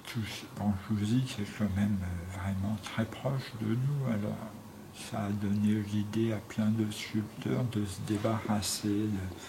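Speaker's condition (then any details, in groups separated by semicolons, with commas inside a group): Tongue cancer; tracheostomy after surgery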